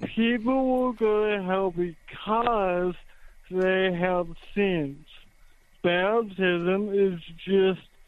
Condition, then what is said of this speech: Cerebral palsy. It's all ... because his disability causes him to speak slowly.